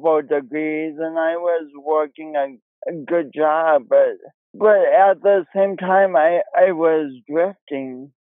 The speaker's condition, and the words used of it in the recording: Cerebral palsy. And he does it with a pronounced speech impediment.